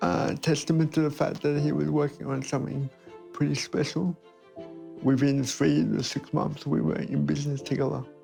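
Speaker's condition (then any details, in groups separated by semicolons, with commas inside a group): Cerebral palsy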